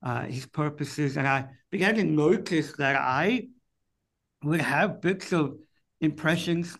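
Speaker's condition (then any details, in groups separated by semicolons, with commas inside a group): Cleft palate; congenital cleft palate, speech and hearing impaired since birth, difficult childhood development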